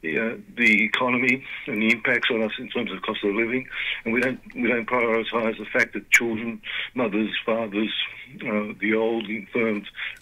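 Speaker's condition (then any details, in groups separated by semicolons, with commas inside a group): Parkinson's disease; limited capacity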